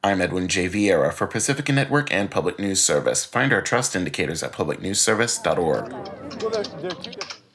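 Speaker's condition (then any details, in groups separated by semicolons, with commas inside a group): No condition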